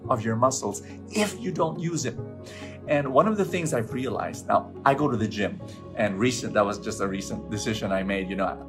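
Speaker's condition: No condition

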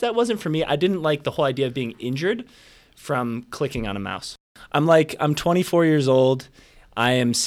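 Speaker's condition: No condition

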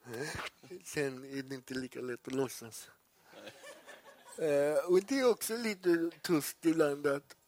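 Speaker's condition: Cerebral palsy; poor balance

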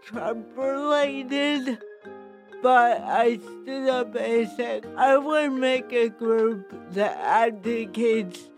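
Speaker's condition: Cerebral palsy with speech impediment

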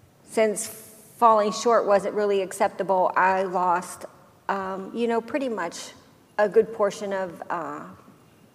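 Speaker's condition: No condition

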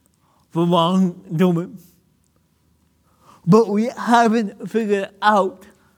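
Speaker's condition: Cerebral palsy; motor deficits

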